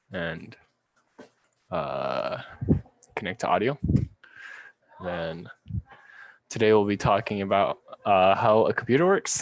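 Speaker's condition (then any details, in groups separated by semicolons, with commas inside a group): No condition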